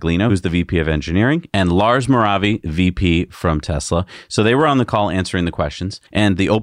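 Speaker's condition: No condition

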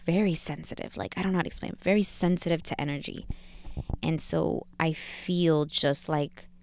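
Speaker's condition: No condition

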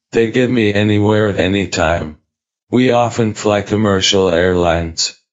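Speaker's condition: ALS, speech-generating device; eight years since diagnosis, ventilator dependent via tracheostomy

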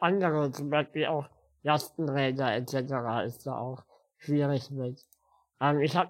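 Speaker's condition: Spinal muscular atrophy; uses wheelchair

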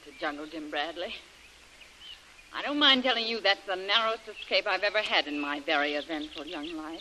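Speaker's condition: No condition

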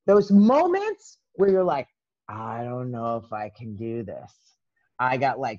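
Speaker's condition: No condition

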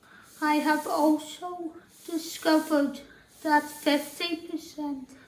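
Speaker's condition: Tracheostomy and ventilator dependent

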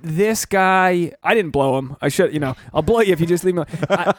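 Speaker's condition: No condition

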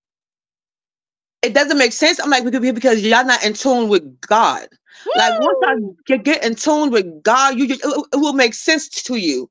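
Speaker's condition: Stuttering; repeated sounds

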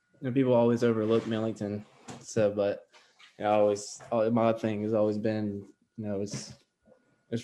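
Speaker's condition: No condition

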